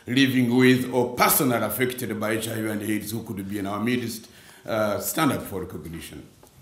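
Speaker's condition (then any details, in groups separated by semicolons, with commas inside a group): No condition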